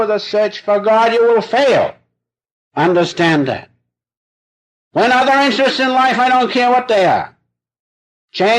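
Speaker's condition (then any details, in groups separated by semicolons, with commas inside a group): No condition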